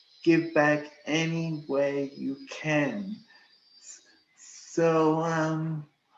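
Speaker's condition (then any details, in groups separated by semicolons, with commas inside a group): Cerebral palsy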